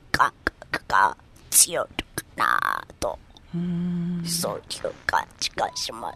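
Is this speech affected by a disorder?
Yes: myasthenia gravis; body strength gradually lost, onset at age 24, ventilator since age 26; age 34, uses ventilator, came to studio, goes out actively.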